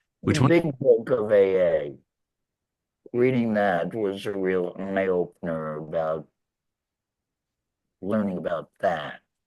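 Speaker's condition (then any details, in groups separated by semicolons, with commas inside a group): Laryngectomy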